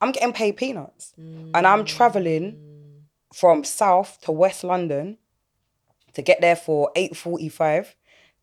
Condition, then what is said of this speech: None; typical speech.